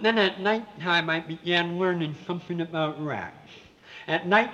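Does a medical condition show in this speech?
Yes: severe cleft palate with lisp; congenital, hole in roof of mouth, no upper lip, half nose, many corrective surgeries; still speaks with a lisp, hard to understand, could not speak clearly for first 17 years.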